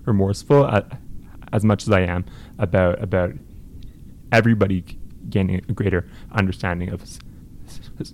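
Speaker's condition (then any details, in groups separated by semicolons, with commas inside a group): Stuttering; persisting into adulthood, no cure, managed, no family history, past blocks up to 30 seconds; always stutters, varies by day and week, no clear pattern, retimes breaths, Israeli Zoom support group; more when nervous, less when angry, tends not to block when singing, uncoordinated breathing contributes; repeated sounds, blocks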